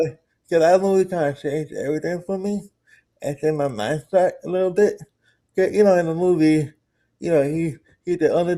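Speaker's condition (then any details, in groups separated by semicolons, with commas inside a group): Cerebral palsy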